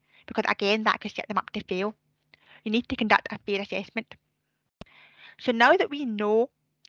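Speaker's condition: Deafness; many years of speech therapy to learn to talk, no sign language; speech sometimes affected

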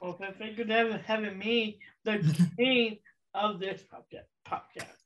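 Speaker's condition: Down syndrome; adult of 25

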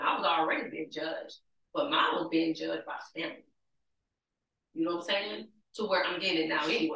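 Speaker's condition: No condition

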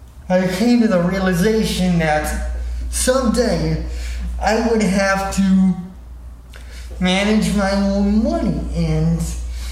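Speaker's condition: Cerebral palsy; 19-year-old man, former patient at CRIT (Children's Rehabilitation Institute), therapists Natalie, Jose, Paula; host says he has a perfect voice for podcast, does voice acting

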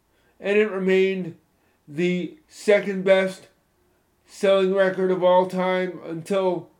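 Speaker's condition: Spastic cerebral palsy, moderate

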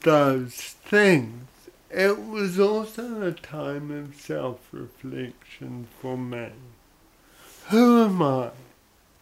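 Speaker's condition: Cerebral palsy; odd sort of voice

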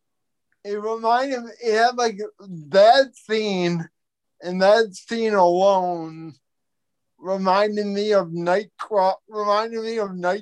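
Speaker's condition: Cerebral palsy; quadriplegic, wheelchair user

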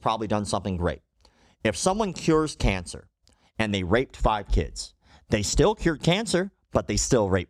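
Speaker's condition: Cleft lip and palate

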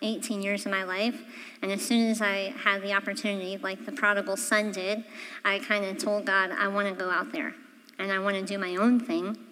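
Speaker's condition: Cleft palate; congenital

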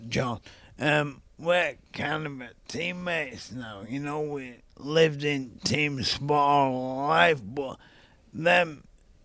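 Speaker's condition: ALS (motor neurone disease); young onset, speech affected first, voice worsened rapidly, nerve conduction testing; speaking takes double energy, lags in banter, struggled saying solicitor, eating, drinking unaffected

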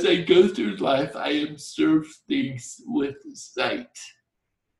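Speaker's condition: Torsional dystonia; voice difficult to understand at first, trouble pronouncing certain words, pauses to substitute other words

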